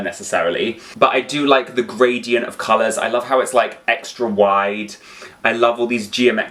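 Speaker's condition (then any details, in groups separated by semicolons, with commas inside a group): No condition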